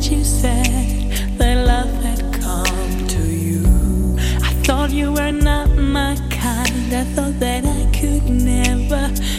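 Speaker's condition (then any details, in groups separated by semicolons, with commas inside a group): No condition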